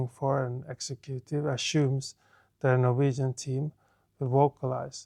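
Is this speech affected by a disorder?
No.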